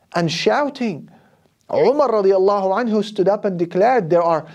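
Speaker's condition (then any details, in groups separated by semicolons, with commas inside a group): No condition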